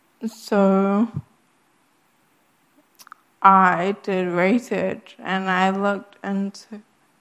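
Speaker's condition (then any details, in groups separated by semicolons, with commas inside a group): Friedreich's ataxia; degenerative, gets worse over time, spinal surgery at 13 for curved spine; cannot speak if quiet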